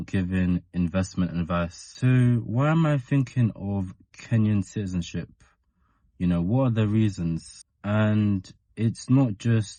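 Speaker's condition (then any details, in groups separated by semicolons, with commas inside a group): No condition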